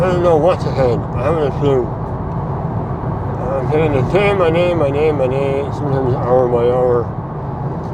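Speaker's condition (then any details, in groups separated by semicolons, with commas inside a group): Mouth cancer surgery; speech altered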